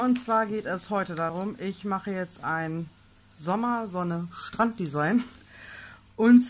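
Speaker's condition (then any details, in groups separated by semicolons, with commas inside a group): No condition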